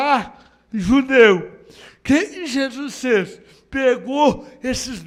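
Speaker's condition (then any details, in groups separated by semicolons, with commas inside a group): Cerebral palsy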